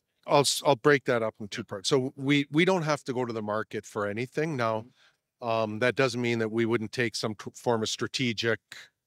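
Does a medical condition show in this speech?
No.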